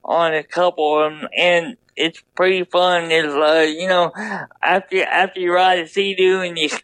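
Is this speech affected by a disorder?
Yes: double hemiplegia cerebral palsy; horse therapy since age 5.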